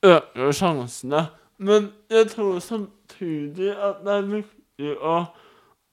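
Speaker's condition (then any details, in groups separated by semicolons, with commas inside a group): Cerebral palsy; wheelchair user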